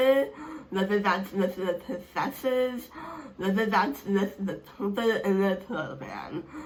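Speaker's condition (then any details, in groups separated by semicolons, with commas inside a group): Speech impairment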